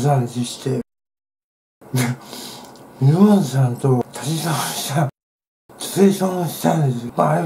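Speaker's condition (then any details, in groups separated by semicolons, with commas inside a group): Tongue cancer, partial glossectomy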